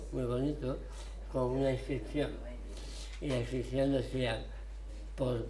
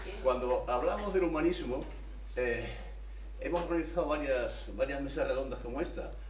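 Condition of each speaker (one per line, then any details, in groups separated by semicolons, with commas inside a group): Tongue cancer, partial glossectomy; half of tongue removed for cancer; over 25 years since cancer
No condition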